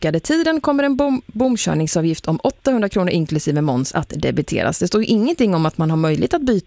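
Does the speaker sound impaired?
No.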